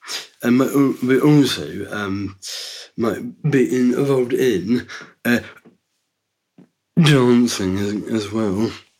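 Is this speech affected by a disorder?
Yes: Down syndrome; from birth.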